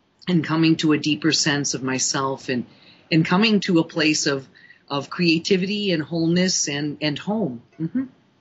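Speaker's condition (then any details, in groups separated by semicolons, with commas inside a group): No condition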